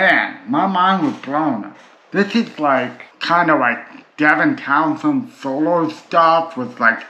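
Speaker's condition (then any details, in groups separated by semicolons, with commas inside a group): Cerebral palsy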